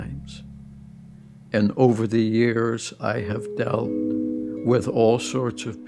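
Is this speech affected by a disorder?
Yes: ALS; progressive.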